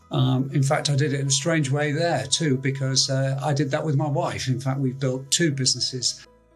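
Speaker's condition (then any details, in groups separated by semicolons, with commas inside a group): No condition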